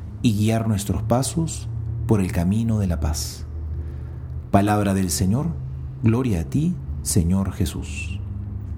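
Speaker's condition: No condition

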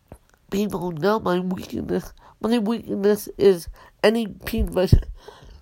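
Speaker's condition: Cerebral palsy; unable to cook

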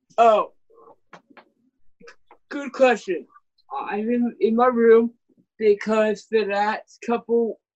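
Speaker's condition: Down syndrome

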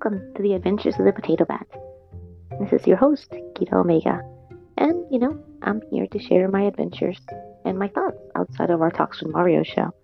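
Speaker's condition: No condition

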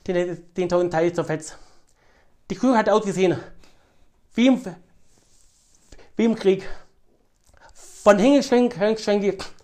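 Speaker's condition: Stuttering, severe; stutter since childhood, cause unknown, parents also do not know cause; extreme stutter per host, repetitions of words and phrases, host understands well; repeated sounds, repeated words

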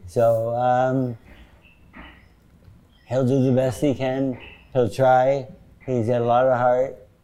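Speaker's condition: Parkinson's disease; sometimes

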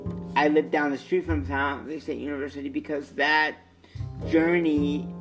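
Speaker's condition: Cerebral palsy; non-progressive, daily wheelchair use

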